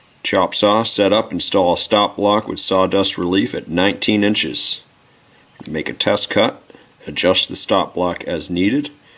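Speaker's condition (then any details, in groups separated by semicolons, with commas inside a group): No condition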